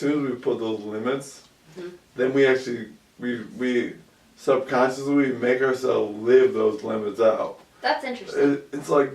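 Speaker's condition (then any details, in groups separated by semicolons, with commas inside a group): ALS; about 2 years since onset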